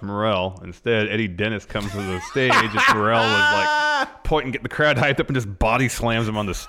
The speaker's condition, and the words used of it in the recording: None; typical speech.